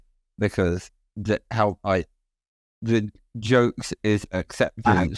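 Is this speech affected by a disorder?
Yes: spinal muscular atrophy.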